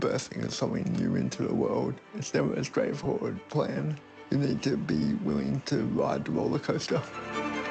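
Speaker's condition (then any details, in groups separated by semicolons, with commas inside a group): Cerebral palsy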